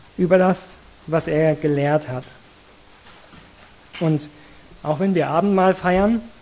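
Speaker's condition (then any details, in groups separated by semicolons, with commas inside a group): No condition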